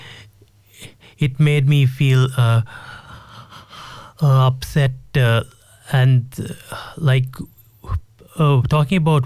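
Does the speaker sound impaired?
Yes: stammering; mild autism, realized at age 15, stammering at times, facial tics; talks without expression; here repeated sounds, blocks.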